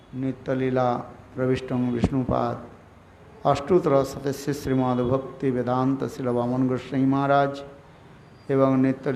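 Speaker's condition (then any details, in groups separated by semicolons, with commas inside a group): No condition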